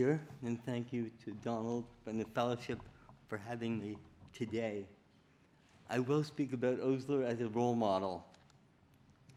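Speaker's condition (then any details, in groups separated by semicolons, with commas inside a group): Cerebral palsy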